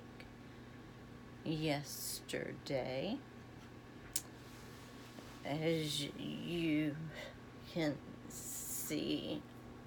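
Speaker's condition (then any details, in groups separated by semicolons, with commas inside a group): Essential tremor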